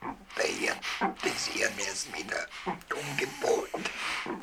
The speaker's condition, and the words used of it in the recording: Laryngectomy. Und das ist sicher jetzt bei laryngektomierten Patienten, die ja mit einem völlig anderen Organ, nämlich mit dem obersten Ring der Speiseröhre, die Stimme bilden, ist das sicher herabgesetzt.